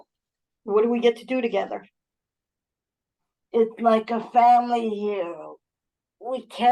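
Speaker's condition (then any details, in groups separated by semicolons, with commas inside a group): Cerebral palsy; uses wheelchair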